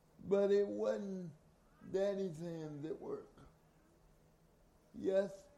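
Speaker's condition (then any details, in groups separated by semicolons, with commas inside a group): Cerebral palsy; from birth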